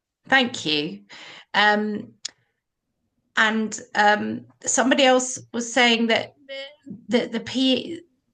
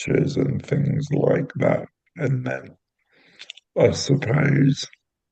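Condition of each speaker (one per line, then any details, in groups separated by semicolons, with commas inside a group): No condition
Cerebral palsy; intrathecal baclofen pump; neuro physio, occupational therapy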